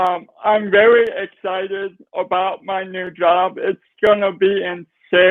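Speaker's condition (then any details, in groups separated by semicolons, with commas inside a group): Cerebral palsy; brain injury; nonverbal at age 3, speech therapy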